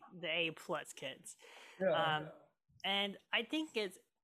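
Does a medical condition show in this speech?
Yes: cleft lip and palate; cleft made eating, talking and singing hard while growing up.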